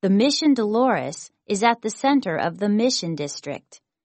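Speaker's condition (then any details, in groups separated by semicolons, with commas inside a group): No condition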